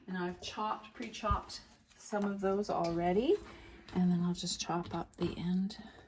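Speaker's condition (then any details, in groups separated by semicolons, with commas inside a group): No condition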